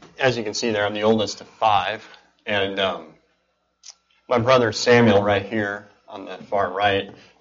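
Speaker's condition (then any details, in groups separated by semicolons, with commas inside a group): Cleft palate and cleft lip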